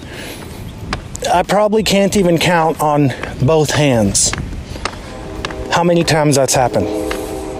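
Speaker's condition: No condition

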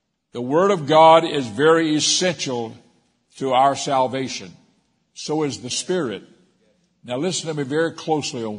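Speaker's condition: No condition

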